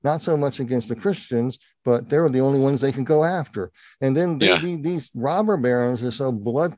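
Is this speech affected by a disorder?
Yes: partial cleft palate; congenital.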